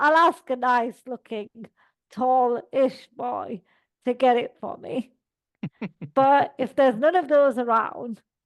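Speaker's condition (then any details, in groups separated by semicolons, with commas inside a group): Cerebral palsy; all four limbs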